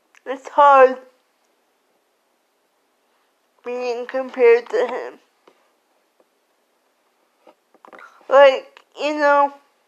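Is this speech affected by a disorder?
Yes: cerebral palsy; slurred speech.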